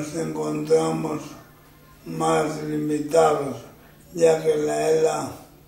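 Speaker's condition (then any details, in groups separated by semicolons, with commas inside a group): Amyotrophic lateral sclerosis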